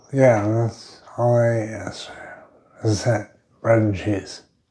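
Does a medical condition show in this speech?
Yes: brain injury.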